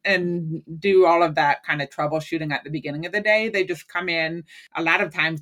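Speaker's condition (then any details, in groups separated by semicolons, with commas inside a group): Hearing loss; lifelong hearing loss since childhood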